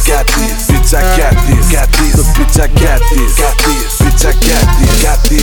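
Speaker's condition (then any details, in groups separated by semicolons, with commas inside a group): No condition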